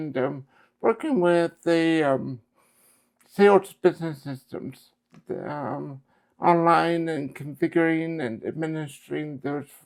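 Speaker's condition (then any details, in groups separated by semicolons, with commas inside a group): Cerebral palsy; affects right side, right hand and leg; affects speech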